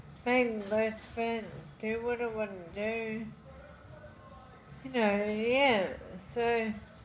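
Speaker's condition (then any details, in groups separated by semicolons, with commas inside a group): Friedreich's ataxia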